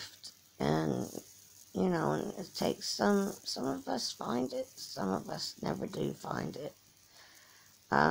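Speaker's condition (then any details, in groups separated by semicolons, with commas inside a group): Cerebral palsy; from birth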